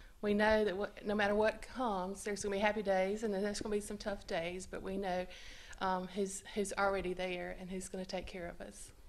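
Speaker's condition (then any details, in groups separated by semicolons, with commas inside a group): No condition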